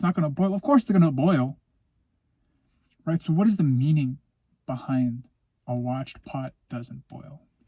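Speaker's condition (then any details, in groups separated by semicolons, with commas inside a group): No condition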